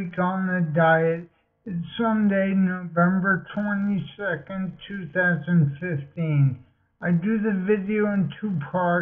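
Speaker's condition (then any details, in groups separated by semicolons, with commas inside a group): Multiple sclerosis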